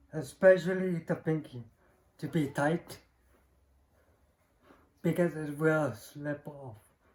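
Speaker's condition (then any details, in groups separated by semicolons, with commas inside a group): Cerebral palsy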